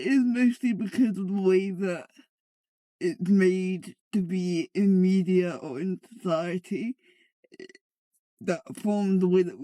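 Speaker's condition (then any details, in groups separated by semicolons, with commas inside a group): Cerebral palsy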